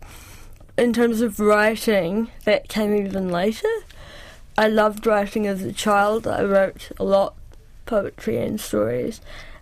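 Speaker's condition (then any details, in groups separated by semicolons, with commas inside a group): Cerebral palsy; cerebral palsy since childhood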